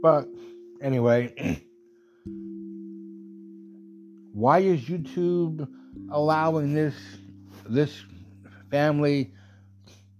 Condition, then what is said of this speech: Stuttering. Actually, it's an outlet for me to practice speaking, because if you haven't already noticed, I have a stuttering problem.